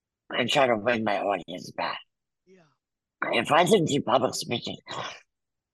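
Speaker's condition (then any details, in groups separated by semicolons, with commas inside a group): Muscular dystrophy; congenital, wheelchair user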